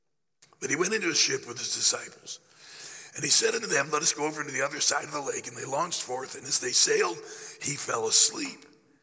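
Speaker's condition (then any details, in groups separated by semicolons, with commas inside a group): Laryngeal cancer after radiation; still affected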